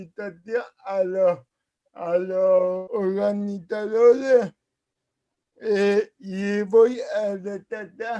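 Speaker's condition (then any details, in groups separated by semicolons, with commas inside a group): Cerebral palsy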